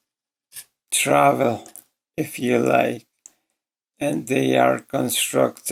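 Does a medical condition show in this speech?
Yes: ALS.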